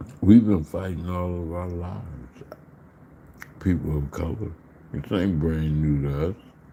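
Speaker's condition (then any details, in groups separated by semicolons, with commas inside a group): Slurred speech; still slurs words occasionally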